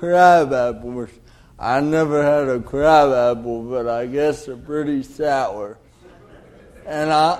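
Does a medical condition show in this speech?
Yes: cerebral palsy; oxygen loss at birth, cord around neck, delayed development, diagnosed at 18 months, Kennedy Krieger.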